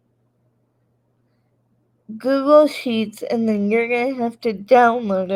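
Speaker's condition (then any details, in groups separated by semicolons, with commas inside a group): Cerebral palsy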